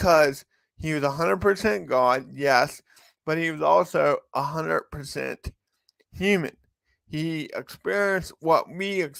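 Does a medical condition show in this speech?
Yes: cerebral palsy; from birth.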